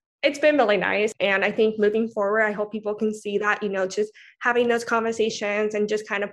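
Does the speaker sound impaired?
Yes: profound deafness, congenital, cochlear implant user; mainstream schooling; no hearing without cochlear implant, implant not waterproof, removed near water.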